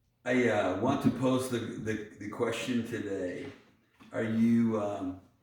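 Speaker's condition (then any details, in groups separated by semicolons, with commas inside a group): No condition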